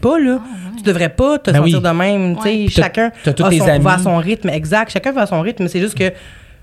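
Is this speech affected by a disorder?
No.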